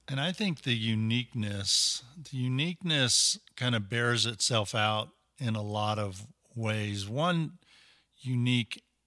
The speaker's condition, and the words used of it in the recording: None; typical speech.